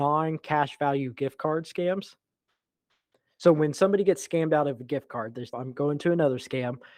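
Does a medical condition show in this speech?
No.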